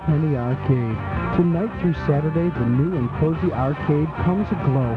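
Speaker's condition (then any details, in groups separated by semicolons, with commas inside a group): No condition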